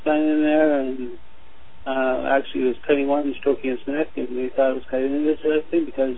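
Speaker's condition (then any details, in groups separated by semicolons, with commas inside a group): Parkinson's disease; after neural feedback therapy with Dr. Jacqueline Gisborne at Colorado clinic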